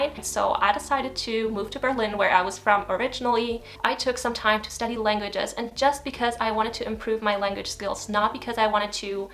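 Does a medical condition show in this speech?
No.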